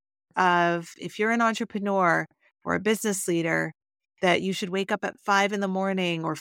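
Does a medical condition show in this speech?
No.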